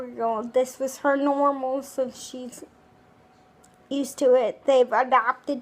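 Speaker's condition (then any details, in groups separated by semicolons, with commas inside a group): Cerebral palsy; wheelchair user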